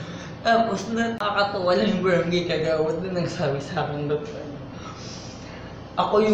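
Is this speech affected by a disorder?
Yes: mild cerebral palsy; mild, affects movement and hands.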